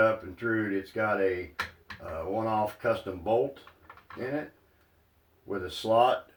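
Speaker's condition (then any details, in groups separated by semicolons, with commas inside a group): No condition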